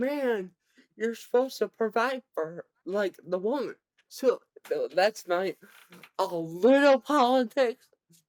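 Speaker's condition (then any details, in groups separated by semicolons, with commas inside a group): Cerebral palsy, severe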